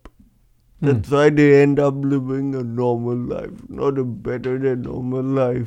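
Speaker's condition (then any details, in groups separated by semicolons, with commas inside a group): Cerebral palsy; congenital, breech vaginal birth instead of recommended c-section, head stuck 90 seconds, oxygen loss; could not speak properly as child, now speaks publicly as motivational speaker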